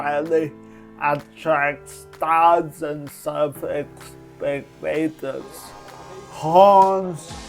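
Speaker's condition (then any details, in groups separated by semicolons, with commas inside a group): Cerebral palsy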